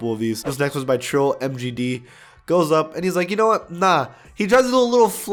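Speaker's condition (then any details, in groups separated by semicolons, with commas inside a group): No condition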